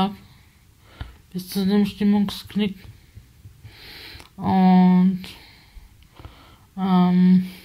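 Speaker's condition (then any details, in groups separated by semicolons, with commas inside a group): Spasticity from birth; multiple sclerosis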